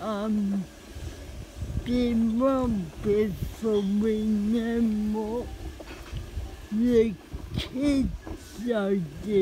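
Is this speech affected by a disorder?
Yes: cerebral palsy; spastic.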